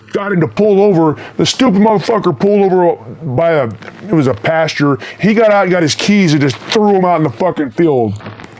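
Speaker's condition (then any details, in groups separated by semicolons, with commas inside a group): No condition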